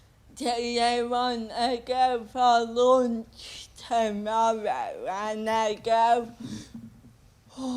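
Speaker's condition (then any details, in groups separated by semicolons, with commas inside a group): Cerebral palsy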